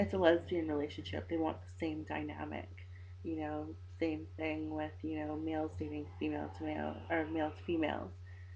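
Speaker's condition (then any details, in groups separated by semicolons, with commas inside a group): No condition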